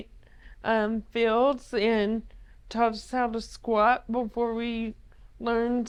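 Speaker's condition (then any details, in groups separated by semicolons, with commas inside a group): ALS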